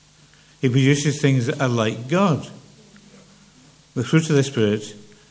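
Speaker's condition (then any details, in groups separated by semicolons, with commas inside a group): Parkinson's; speech less clear than before for some years; has learned to manage speech more carefully, invites listeners to flag anything unclear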